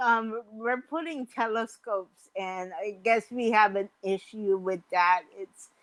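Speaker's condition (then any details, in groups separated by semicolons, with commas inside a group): Mild cerebral palsy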